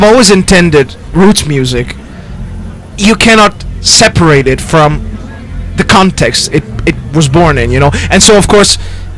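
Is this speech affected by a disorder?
No.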